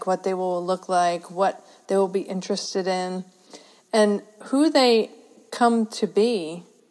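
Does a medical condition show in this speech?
No.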